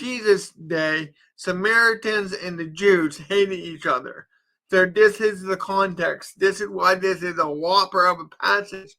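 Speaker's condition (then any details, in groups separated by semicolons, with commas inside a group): Cerebral palsy; from birth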